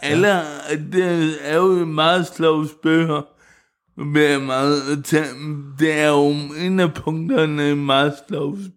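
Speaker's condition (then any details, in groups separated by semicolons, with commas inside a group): Cerebral palsy; wheelchair user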